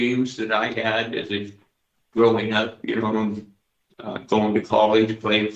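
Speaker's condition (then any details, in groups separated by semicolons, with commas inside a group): Parkinson's disease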